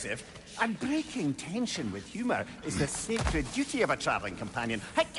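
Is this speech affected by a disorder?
No.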